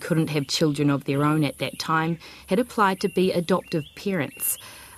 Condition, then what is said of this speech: No condition.